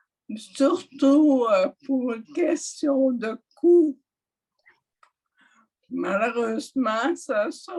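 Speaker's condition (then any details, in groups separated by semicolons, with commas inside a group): Mild dysarthria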